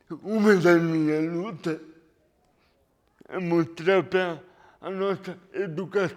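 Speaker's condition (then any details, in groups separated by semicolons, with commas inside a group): Cerebral palsy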